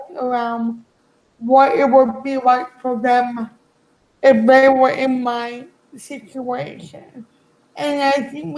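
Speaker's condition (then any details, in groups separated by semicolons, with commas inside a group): Cerebral palsy; speech affected, sounds like stroke to others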